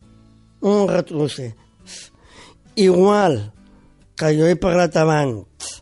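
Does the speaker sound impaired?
Yes: Down syndrome; congenital, born with it.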